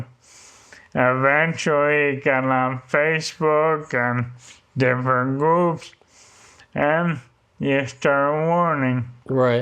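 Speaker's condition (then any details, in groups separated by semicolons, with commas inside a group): ALS; slow progression, leg onset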